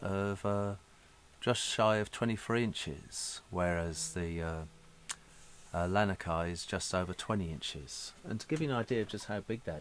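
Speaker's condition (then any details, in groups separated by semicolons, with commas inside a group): No condition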